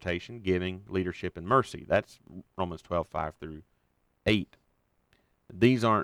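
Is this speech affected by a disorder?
No.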